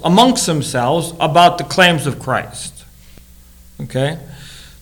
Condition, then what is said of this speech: None; typical speech.